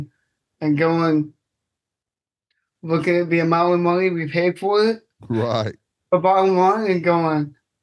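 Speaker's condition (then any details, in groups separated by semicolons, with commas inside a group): Cerebral palsy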